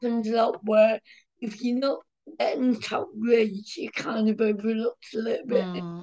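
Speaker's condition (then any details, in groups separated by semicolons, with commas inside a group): Cerebral palsy, mild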